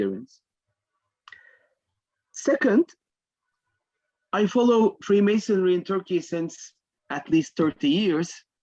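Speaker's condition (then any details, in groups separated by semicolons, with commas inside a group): No condition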